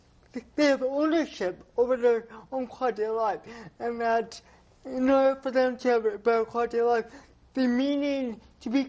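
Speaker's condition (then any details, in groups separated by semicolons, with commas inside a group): Cerebral palsy; talking impacted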